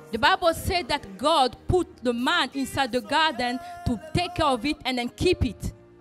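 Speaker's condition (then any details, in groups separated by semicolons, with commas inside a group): No condition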